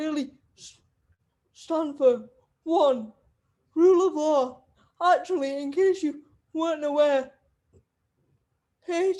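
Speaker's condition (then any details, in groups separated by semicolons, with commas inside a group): Cerebral palsy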